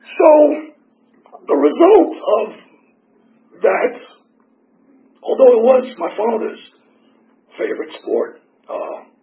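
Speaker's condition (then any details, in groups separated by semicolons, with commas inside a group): Tracheotomy; 8 surgeries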